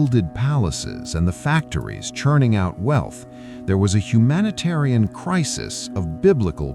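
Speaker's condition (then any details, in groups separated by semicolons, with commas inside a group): No condition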